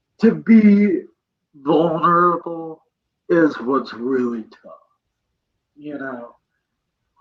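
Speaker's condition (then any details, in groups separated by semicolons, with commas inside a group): Cerebral palsy; present from birth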